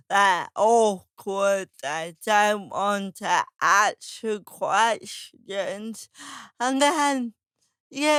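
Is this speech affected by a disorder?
Yes: cerebral palsy; speech therapy as child.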